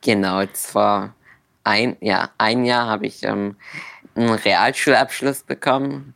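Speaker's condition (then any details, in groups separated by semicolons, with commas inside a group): Duchenne muscular dystrophy; progressive muscle wasting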